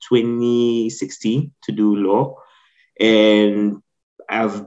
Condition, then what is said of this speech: Stuttering. And now when I speak, often people tell me that, oh, they don't even detect that I stammer, but I do stammer, but I just know how to manage it.